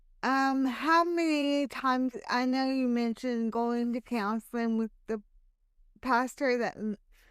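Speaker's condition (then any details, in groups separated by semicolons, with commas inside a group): Hemiplegic cerebral palsy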